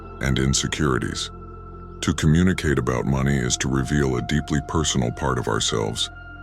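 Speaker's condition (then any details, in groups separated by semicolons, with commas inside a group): No condition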